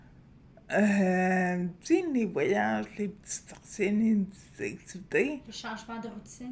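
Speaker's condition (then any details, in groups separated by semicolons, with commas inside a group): Friedreich's ataxia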